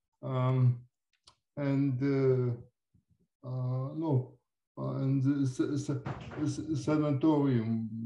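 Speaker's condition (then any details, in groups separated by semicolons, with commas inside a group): Cerebral palsy; from birth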